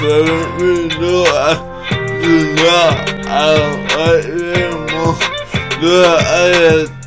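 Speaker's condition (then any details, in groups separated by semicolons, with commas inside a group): Cerebral palsy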